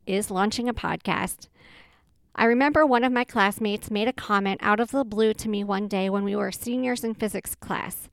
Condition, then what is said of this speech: Cleft palate. That surgery was successful and I finally sounded normal when I talked and had the ability to use a straw, blow up a balloon, and whistle for the first time.